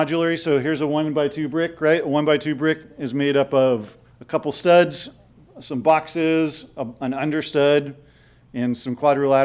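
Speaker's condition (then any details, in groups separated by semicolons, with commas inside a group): No condition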